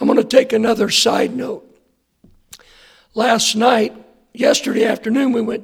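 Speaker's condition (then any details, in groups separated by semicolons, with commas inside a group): Hoarseness after vocal cord surgery; hard to hear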